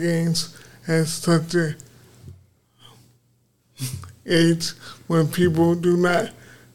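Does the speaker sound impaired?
Yes: aphasia; aphasia after four strokes, first the worst, arms and slurred speech, later vision and balance; on warfarin after third stroke linked to previous medication, blood clots, transfusions, neck problems; speech strengthened through recovery, now speaking on podcast.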